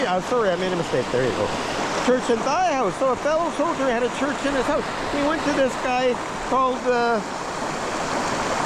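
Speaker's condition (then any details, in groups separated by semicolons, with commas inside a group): No condition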